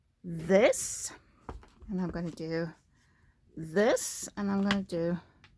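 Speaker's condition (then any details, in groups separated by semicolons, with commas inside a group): No condition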